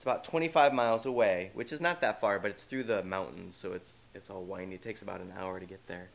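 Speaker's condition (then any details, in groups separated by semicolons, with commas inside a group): No condition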